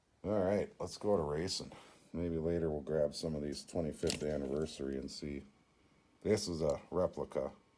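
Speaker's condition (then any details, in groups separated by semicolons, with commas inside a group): No condition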